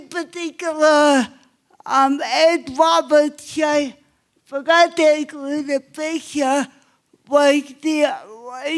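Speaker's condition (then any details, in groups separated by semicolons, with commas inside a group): Cerebral palsy; obvious speech impairment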